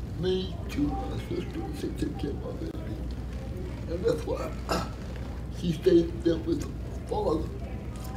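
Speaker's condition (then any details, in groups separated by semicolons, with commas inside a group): Cerebral palsy; from birth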